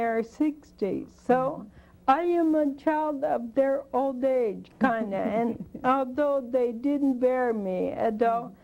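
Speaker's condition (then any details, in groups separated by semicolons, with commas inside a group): Spinocerebellar degeneration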